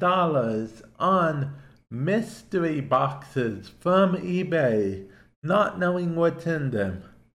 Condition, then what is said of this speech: Cerebral palsy. I have cerebral palsy, which affects my speech to an extent, as well as my hand-eye coordination and balance.